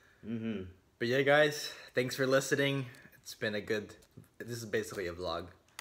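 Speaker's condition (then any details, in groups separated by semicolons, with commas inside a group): No condition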